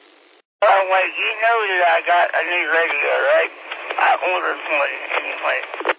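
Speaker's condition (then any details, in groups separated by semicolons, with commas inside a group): Speech impediment; still talks on ham radio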